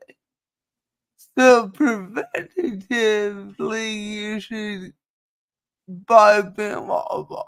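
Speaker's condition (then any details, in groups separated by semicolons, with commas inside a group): Cerebral palsy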